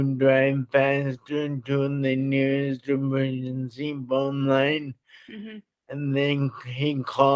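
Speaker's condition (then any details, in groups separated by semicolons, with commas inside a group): Traumatic brain injury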